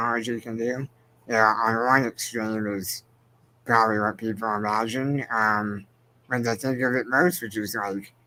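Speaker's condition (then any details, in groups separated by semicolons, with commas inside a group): Spinal muscular atrophy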